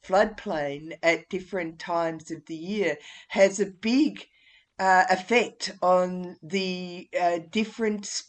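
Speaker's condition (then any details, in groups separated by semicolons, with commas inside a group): No condition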